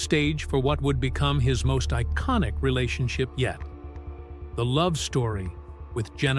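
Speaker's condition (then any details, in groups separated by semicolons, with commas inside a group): No condition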